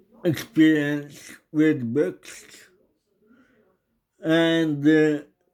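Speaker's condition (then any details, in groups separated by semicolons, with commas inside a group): Cerebral palsy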